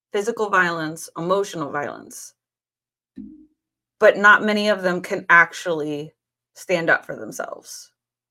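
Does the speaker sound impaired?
No.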